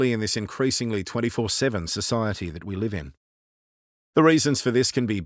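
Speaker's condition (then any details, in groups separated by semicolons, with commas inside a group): No condition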